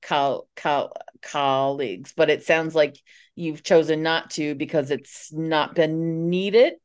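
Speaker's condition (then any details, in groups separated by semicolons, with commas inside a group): Stuttering; hidden for more than 35 years; formerly avoided speaking situations, speechless at first self-help group meeting, said name and stutter by fourth or fifth; repeated sounds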